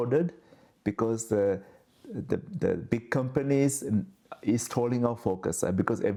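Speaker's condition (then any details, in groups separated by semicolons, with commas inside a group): No condition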